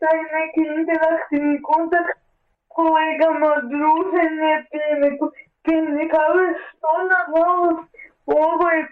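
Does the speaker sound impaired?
Yes: cerebral palsy; cerebral palsy with blindness, daily help needed for mobility and adapted reading material; steady personal assistant via Druga Zamisao for almost two years, records literature, exams taken orally; own way of breathing and communicating must be shown to each new assistant, very communicative.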